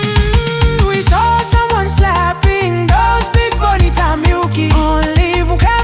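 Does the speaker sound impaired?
No.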